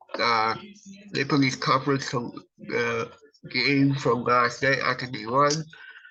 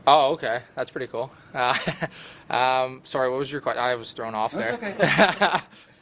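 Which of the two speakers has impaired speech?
The first: cerebral palsy; from birth, affects brain and body muscles.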